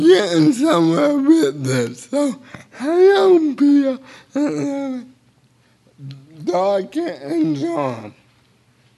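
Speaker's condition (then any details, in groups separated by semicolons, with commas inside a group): Cerebral palsy; a little difficult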